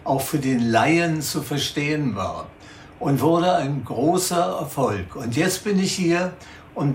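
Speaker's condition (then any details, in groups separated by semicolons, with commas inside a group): Parkinson's disease; incurable, diagnosed by a psychiatrist, treated by professor jens volkmann in würzburg, medication adjusts symptoms; about ten years since diagnosis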